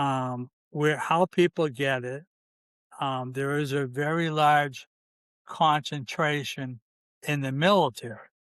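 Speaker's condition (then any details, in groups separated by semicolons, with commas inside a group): ALS, C9 mutation; limb onset in fingers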